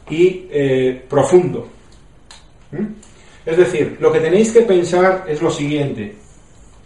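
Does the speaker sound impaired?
No.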